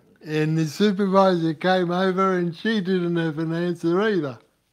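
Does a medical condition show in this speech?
Yes: cerebral palsy.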